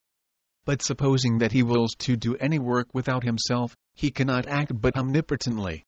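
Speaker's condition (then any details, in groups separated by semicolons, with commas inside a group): No condition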